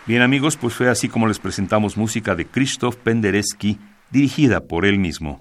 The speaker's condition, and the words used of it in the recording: No condition.